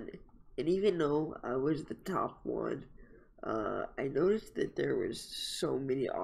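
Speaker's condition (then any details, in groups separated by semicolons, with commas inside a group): Cerebral palsy, mild; speech sometimes affected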